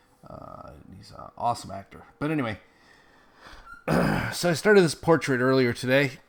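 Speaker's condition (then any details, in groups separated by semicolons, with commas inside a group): No condition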